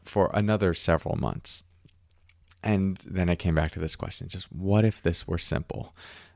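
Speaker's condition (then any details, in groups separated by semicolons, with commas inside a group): No condition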